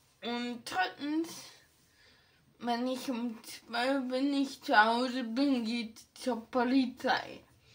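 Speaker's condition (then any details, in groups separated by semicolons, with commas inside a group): Ataxia; ataxia affecting hands and fingers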